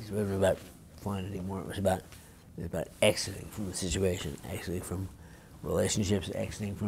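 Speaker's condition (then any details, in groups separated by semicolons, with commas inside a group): Parkinson's disease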